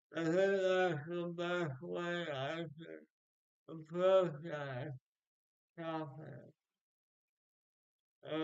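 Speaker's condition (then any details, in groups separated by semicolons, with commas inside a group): Speech impairment after birth surgery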